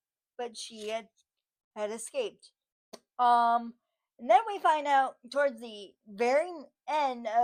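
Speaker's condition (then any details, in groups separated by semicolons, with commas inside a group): Cerebral palsy, spastic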